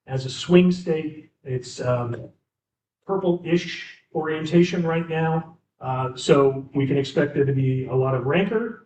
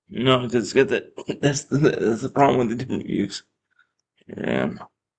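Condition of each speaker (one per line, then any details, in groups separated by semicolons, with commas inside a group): No condition
Cerebral palsy, severe; wheelchair user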